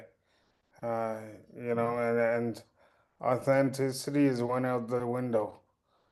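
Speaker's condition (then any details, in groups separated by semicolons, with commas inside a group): Cerebral palsy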